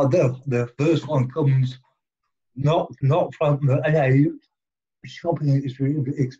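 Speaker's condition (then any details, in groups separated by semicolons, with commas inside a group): Cerebral palsy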